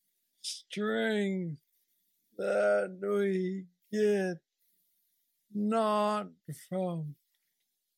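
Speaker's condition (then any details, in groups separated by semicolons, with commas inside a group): Parkinson's disease; young onset at 35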